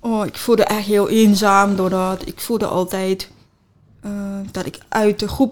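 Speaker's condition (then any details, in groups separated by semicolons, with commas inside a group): Deafness with cochlear implant; congenital, implant from age two, magnet in head, cochlear electrodes, once robotic sound, pain, stopped use; still uses cochlear implant, lip reads well, phone typing when needed, sister Demi supports with sign; speech therapy to practise speech, says speaks very well now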